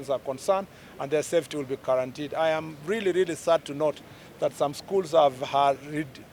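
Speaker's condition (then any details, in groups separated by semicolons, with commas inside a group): No condition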